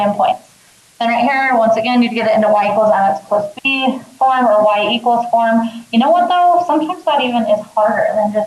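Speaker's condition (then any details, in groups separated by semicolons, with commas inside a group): No condition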